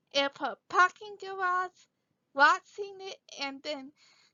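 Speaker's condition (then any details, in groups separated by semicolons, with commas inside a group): Cerebral palsy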